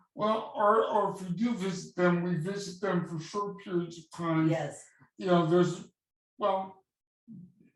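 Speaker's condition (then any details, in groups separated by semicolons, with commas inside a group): Cerebral palsy; from birth, motor brain damage, all four limbs; voice slightly affected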